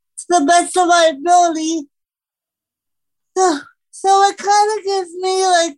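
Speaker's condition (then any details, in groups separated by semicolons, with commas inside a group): Cerebral palsy; some speech difficulty from oxygen loss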